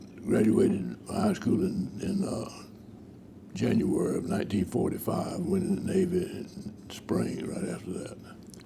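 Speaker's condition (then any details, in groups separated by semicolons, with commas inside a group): Parkinson's disease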